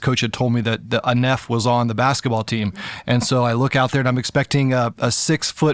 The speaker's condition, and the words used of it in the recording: No condition.